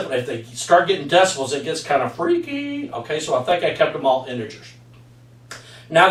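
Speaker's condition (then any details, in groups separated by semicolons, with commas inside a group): No condition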